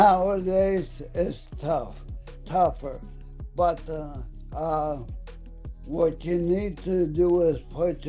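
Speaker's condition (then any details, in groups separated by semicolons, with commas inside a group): ALS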